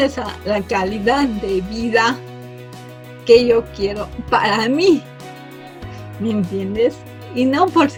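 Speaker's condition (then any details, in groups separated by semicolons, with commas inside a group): Cerebral palsy from birth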